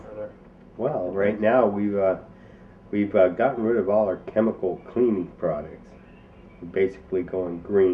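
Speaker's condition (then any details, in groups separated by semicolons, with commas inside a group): ALS; onset in arms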